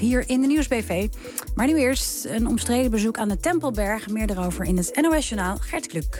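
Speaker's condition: No condition

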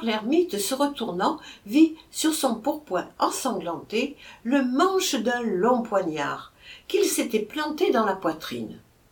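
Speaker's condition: No condition

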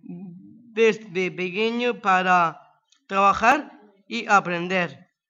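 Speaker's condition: Down syndrome; age 20

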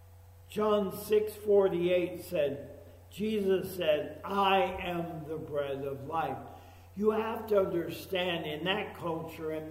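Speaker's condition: ALS; could not breathe deeply

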